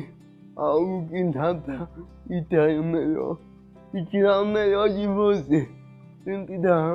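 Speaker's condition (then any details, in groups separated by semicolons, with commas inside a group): Cerebral palsy; affects arms and legs; some difficulty speaking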